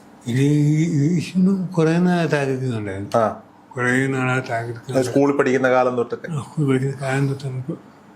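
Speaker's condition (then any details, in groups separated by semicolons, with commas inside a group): Cerebral palsy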